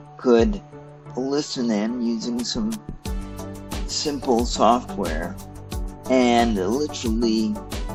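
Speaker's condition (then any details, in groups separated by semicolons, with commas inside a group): Cerebral palsy; stiff muscles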